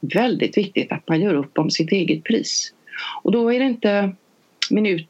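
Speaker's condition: No condition

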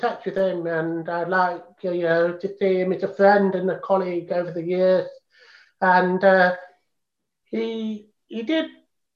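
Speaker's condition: Profound deafness, congenital profound deafness; cochlear implant about 9 years ago

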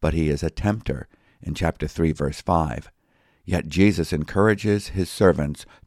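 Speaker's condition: No condition

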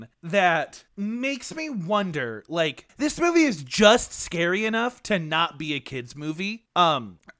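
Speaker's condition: No condition

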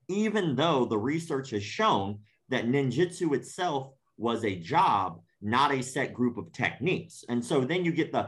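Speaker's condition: Cleft palate; scars on face

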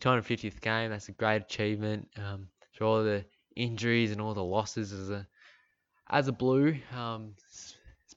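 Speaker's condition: No condition

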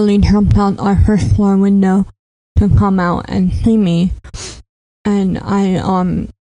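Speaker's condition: Cleft palate; congenital, affected ears, teeth and nose, 5 or 6 ear tubes for lifelong chronic ear infections; ongoing ear trouble; predicted at birth mute or severely impeded, speech classes once or twice weekly through elementary school

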